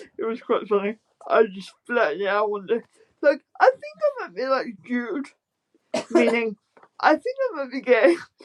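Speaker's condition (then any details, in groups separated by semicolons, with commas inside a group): Spastic quadriplegic cerebral palsy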